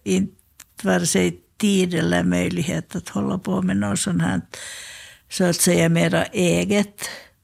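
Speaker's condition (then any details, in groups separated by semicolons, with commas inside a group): Parkinson's disease; hands too clumsy for fine ceramic work, makes only small bowls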